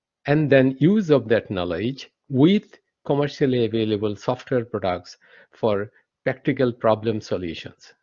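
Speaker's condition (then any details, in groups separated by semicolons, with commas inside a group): No condition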